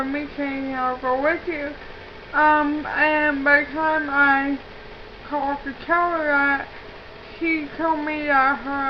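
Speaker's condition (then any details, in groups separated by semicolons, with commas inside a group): Cerebral palsy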